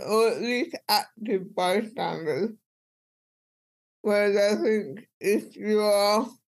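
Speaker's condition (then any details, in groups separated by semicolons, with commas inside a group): Cerebral palsy; speech impediment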